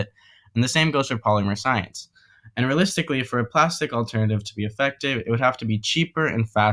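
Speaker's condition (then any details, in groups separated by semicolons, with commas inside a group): No condition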